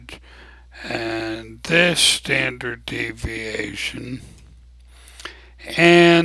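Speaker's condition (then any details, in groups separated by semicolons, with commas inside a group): ALS; abnormally slow voice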